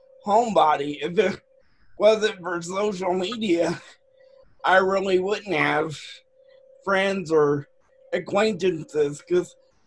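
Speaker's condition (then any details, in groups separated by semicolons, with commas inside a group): Cerebral palsy; present from birth; needs about 95 to 98% physical care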